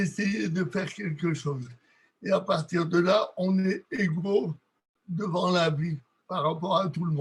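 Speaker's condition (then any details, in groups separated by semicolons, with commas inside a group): Cerebral palsy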